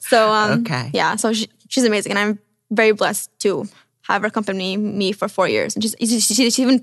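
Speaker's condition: Stutter; severe, onset at age 3 or 4, many years of speech therapy; improved, no longer blocking; long-standing difficulty expressing self verbally, hard to order pizza on the phone; repeated words

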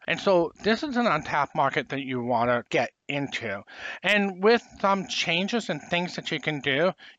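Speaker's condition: Profound hearing loss, congenital

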